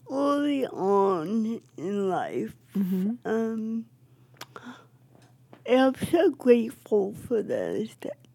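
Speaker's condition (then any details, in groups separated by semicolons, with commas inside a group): Cerebral palsy; affects speech, wheelchair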